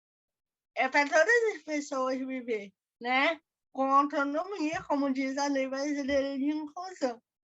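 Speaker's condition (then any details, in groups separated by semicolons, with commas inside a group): Cerebral palsy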